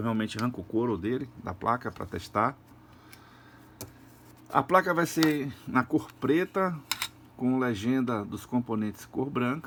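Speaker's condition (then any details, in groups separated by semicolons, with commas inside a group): No condition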